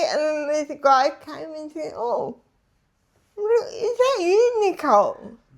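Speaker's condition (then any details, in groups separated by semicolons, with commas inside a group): Disability affecting speech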